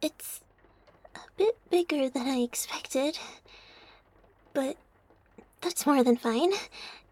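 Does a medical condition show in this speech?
No.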